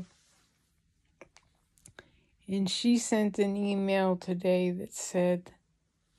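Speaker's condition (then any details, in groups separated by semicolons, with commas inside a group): ALS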